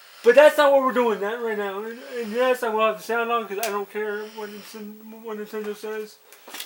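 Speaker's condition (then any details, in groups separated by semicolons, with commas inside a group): Cerebral palsy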